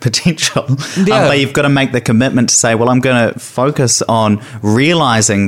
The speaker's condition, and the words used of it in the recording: None; typical speech.